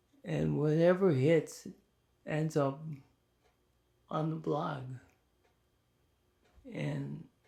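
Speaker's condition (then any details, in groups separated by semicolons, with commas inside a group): ALS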